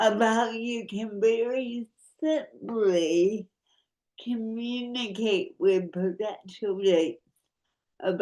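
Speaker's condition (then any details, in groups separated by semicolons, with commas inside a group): Cerebral palsy; noticeably affected speech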